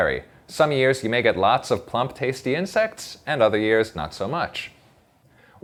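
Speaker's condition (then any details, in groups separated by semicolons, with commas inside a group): No condition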